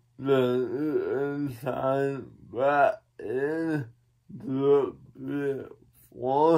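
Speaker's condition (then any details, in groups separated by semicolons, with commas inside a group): Cerebral palsy; atypical speech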